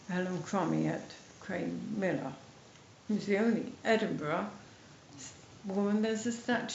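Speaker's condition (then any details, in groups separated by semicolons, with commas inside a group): MND, mild; speech slightly affected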